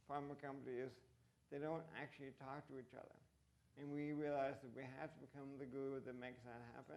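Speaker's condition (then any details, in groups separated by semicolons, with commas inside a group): ALS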